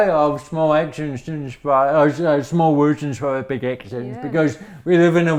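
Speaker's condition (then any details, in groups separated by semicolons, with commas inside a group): Cerebral palsy; speech noticeably affected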